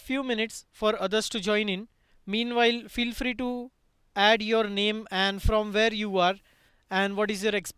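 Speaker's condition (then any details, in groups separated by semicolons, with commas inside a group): No condition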